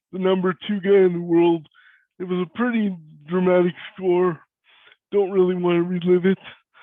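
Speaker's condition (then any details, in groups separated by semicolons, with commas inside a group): Cerebral palsy; voice is different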